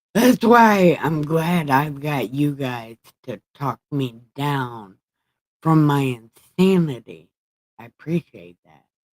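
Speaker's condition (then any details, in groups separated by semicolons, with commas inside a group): Brain injury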